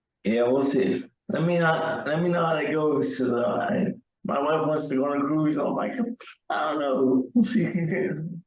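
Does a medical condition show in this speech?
Yes: cerebral palsy; wheelchair user.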